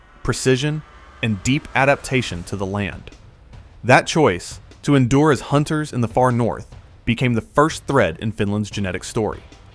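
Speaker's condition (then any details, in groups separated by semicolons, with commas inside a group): No condition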